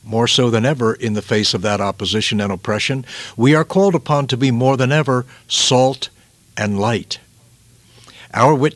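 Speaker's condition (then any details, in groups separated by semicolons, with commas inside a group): No condition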